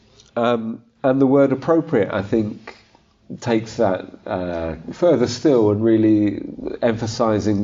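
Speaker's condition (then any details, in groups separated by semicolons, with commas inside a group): No condition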